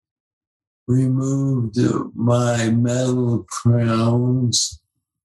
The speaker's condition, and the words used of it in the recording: ALS (motor neuron disease). My saliva goes into my lungs real easily because my throat is really affected.